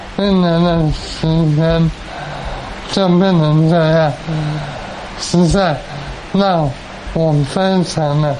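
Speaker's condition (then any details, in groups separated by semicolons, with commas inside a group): ALS; diagnosed three years ago, progressive, losing self-care ability; speaking very laborious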